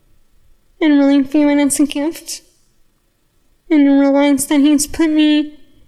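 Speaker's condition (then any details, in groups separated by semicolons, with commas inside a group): Muscular dystrophy; Desmin myofibrillar myopathy, slow progressive muscle wasting, began with frequent falls, weight loss, weak arms, pacemaker; 10 to 12 years since diagnosis, full-time wheelchair, night respirator, likely full-time respirator later, daily help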